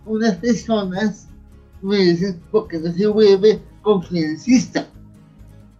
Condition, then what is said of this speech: Cerebral palsy. Si me dio dificultad Ese el habla y siendo conferencista, eso como que no, como que un futbolista sin pierna, como que no tiene muy que sin embargo, bien.